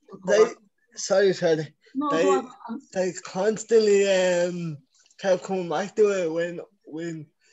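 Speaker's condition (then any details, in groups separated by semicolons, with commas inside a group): Cerebral palsy; from birth, scoliosis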